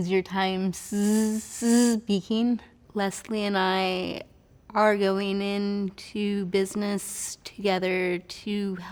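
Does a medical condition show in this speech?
Yes: cerebral palsy; from birth, right-side weakness, spasticity; daily cannabis for spasticity about 15 years; speech spasms, throat and jaw tension, smoother after cannabis.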